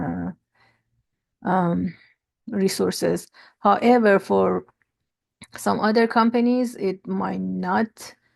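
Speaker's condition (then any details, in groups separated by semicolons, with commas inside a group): No condition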